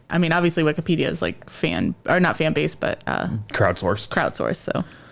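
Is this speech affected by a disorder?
No.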